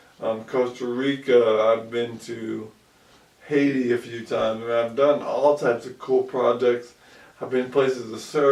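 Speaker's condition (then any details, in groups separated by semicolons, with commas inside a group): ALS; about 2 years since onset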